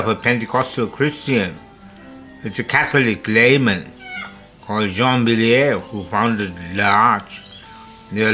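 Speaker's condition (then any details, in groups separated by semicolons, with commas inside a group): Slurred speech from poisoning; hypersalivation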